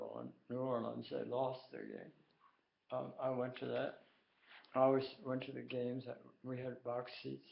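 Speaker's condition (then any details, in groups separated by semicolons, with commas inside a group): Tongue cancer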